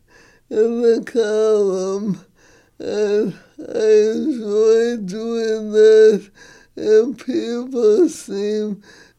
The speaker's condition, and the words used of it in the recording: ALS (motor neuron disease). It has become more difficult for me to talk. The muscles in my face are weaker.